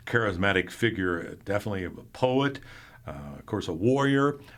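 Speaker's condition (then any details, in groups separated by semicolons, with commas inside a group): No condition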